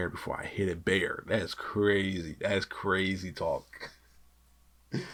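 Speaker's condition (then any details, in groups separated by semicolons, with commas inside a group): No condition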